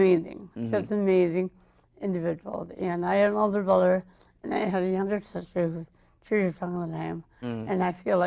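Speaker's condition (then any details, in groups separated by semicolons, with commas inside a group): Cerebral palsy, mild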